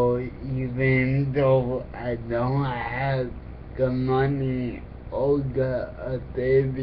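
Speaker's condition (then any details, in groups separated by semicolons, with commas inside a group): Cerebral palsy; affects speech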